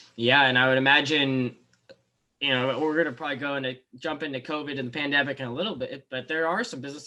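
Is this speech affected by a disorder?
No.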